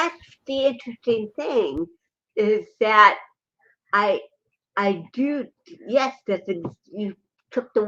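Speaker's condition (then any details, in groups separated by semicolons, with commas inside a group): Cerebral palsy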